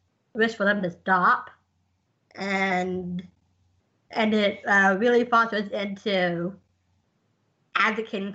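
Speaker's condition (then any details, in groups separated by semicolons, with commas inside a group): Down syndrome; successful heart transplant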